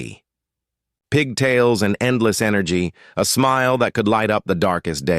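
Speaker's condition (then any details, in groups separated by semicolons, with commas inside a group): No condition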